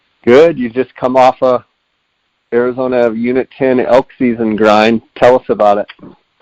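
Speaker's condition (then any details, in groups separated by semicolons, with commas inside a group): No condition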